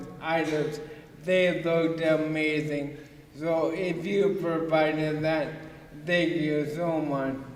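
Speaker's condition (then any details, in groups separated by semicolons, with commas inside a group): ALS; about two years since diagnosis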